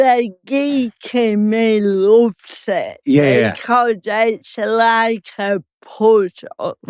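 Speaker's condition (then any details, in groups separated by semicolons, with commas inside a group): Cerebral palsy; slow speech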